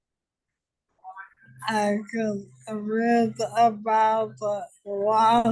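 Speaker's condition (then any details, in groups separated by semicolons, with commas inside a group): ALS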